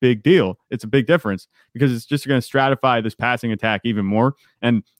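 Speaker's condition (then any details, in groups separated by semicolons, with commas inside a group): No condition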